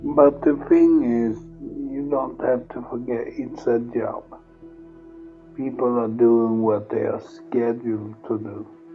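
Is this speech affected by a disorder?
Yes: multiple sclerosis; progressive form.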